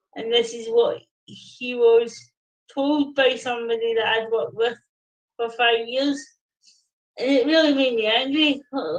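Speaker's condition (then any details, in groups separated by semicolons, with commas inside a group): Cerebral palsy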